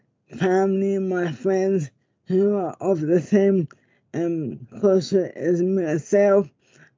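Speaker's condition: Motor neurone disease; diagnosed after months of speech difficulties, sees speech therapist; speech sounds different, listeners mistake it for stroke, relatives abroad tell her not to speak

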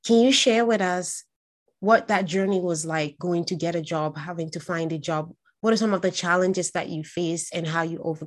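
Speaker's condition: No condition

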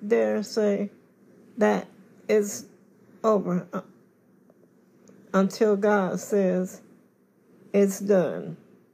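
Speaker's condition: Cerebral palsy; osteoporosis

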